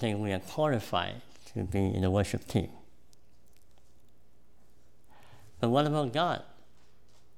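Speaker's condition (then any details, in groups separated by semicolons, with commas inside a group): Cleft palate; present from birth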